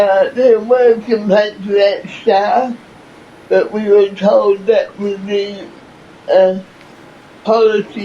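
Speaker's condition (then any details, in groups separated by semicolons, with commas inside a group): Cerebral palsy; from birth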